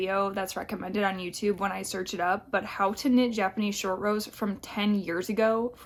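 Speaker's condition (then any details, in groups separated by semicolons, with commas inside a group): No condition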